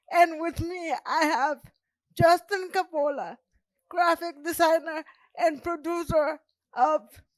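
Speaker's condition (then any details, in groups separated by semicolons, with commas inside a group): Cerebral palsy; present from birth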